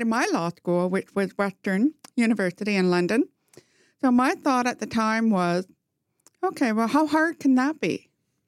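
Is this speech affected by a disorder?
Yes: profound hearing loss, congenital, bilateral; congenital profound hearing loss both ears.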